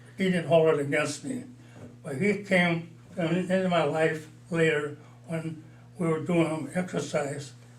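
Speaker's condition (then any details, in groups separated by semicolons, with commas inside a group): Parkinson's disease; mild, about four years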